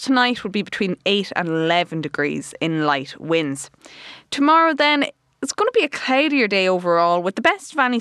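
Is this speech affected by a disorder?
No.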